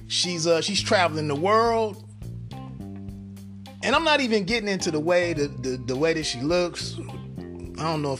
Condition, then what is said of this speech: No condition.